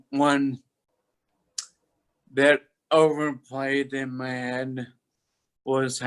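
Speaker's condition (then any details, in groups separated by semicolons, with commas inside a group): Toxic leukoencephalopathy, locked-in syndrome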